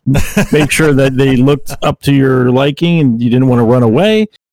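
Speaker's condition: No condition

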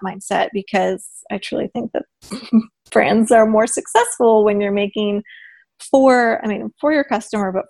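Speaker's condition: No condition

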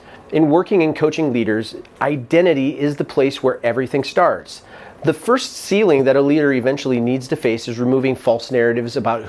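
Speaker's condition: No condition

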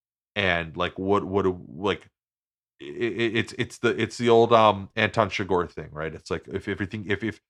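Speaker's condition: No condition

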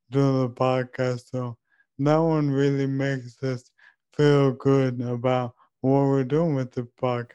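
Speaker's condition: ALS; 2 years since diagnosis

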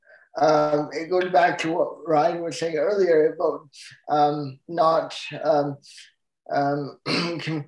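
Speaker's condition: Cerebral palsy; full-time wheelchair user

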